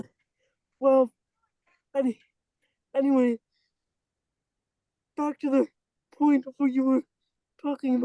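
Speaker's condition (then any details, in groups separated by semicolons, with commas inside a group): Cerebral palsy; walks, attends walking therapy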